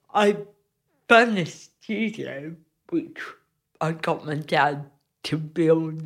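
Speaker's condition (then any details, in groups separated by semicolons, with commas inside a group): Cerebral palsy; from birth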